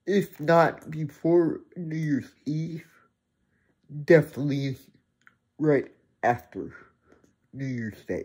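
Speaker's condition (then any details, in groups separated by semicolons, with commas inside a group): Athetoid cerebral palsy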